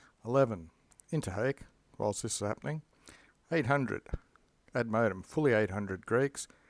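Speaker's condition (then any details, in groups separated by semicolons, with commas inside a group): No condition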